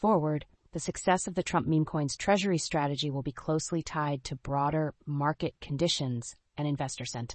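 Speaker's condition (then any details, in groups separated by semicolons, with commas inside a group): No condition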